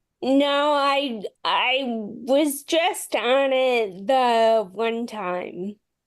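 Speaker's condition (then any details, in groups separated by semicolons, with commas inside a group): Friedreich's ataxia; progressive, plus MS; motor skills and speech affected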